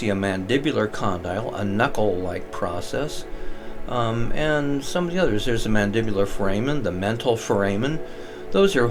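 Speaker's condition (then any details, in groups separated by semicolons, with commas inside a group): No condition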